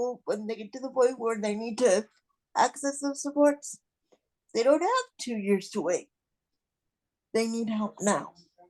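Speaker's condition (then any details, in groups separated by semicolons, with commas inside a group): Cerebral palsy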